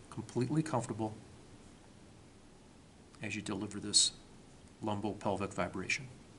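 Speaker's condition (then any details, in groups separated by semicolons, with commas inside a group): No condition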